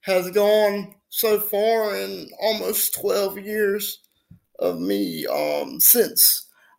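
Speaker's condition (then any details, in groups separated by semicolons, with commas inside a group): Spastic quadriplegic cerebral palsy; from birth, fully wheelchair bound, cannot move self, affects muscle tone; daily stretching to keep muscles from getting too tight, age 25; speech sometimes affected if not careful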